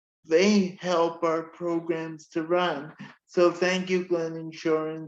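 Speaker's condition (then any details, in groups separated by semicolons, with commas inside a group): Cerebral palsy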